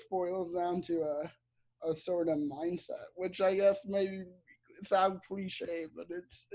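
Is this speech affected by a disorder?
Yes: cerebral palsy; audibly affected speech.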